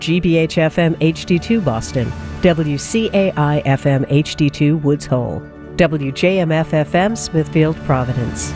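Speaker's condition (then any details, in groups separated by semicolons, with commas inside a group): No condition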